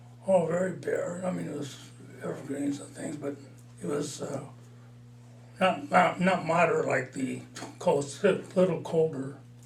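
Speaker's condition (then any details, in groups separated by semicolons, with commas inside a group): Parkinson's disease, mild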